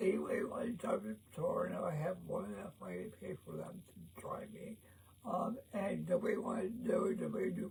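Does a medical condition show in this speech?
Yes: cerebral palsy; present since birth.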